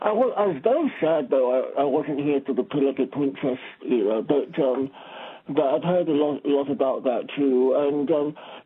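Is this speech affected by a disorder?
Yes: speech impediment; disability; sometimes fumbles answers when calling in to radio program.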